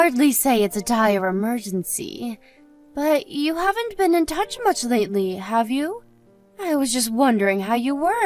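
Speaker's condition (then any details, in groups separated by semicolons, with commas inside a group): No condition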